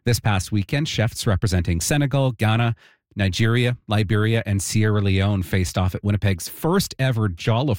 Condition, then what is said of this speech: No condition.